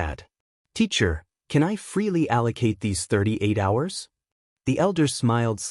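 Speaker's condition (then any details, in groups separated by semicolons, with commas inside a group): No condition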